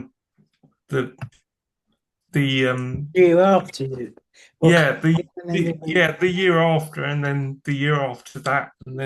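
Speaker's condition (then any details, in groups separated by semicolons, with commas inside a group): Cerebral palsy; from birth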